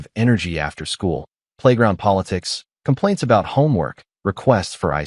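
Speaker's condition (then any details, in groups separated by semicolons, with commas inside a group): No condition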